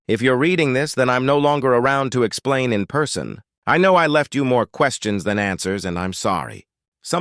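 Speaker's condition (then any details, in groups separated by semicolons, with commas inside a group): No condition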